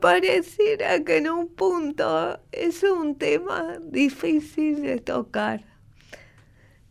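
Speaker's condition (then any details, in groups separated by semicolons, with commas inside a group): Cerebral palsy; from birth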